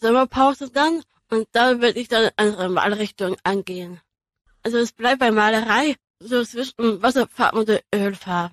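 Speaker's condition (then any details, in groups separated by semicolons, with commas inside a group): Down syndrome; age 24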